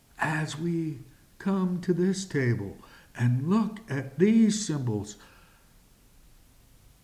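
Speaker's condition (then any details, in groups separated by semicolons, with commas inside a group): No condition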